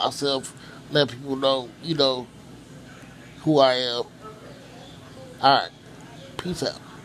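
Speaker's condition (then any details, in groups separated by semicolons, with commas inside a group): Cerebral palsy; from birth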